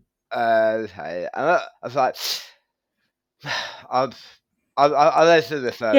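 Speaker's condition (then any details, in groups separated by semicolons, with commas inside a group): Tongue cancer surgery; right-side tongue surgery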